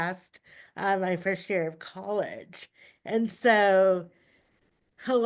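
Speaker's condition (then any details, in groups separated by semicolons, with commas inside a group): Cerebral palsy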